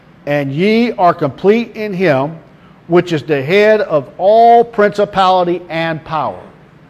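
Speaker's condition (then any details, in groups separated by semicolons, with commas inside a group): No condition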